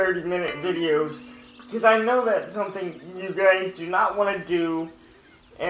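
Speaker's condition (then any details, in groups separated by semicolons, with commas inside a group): Cerebral palsy, mild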